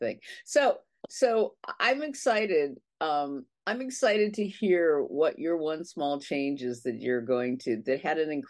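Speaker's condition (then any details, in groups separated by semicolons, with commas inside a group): No condition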